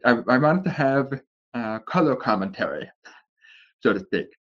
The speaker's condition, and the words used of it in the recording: Deafness. Some words are just difficult for me to say as a result of my speech impediment